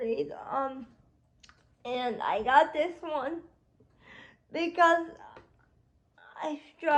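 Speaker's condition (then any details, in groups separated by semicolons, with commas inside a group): Cerebral palsy; spastic quadriplegia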